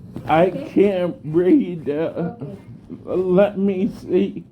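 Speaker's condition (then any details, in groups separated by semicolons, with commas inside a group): Cerebellar degeneration and ataxia; slow speech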